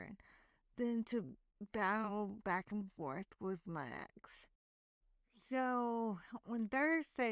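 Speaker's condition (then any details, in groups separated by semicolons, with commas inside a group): Hemiplegic cerebral palsy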